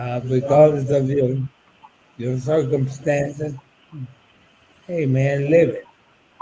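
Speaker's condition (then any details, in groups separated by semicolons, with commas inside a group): ALS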